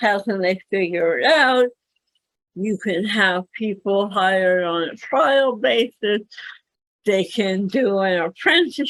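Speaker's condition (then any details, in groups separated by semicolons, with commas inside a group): Cerebral palsy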